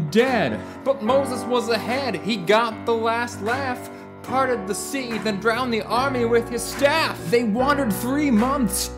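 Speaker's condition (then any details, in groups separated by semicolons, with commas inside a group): No condition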